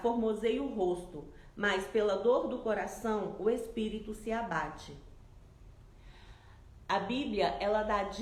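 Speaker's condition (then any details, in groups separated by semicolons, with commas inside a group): No condition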